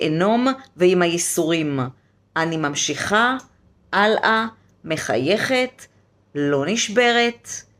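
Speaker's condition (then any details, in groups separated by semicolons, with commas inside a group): No condition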